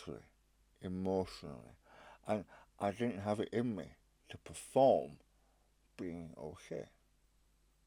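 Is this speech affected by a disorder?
Yes: stage 4 tongue cancer, hemiglossectomy.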